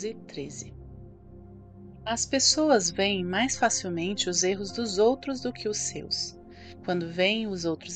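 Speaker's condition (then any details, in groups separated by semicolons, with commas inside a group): No condition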